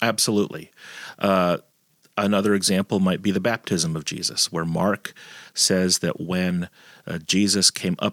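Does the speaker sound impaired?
No.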